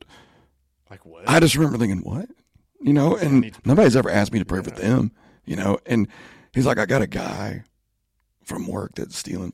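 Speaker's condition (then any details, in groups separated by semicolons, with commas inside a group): Spasmodic dysphonia; in speech therapy with doctors, band crowns off for medical year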